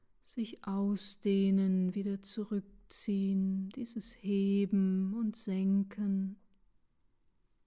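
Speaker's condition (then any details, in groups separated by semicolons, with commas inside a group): No condition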